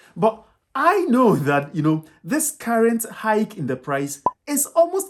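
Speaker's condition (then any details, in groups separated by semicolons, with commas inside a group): No condition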